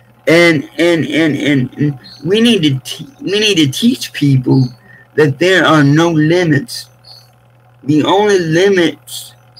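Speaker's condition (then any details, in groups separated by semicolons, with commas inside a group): Cerebral palsy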